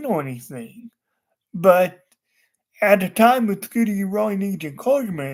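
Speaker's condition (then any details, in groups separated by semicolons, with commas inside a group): Cerebral palsy; wheelchair user, unable to walk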